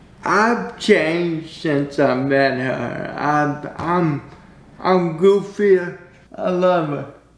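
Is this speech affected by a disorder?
Yes: cerebral palsy.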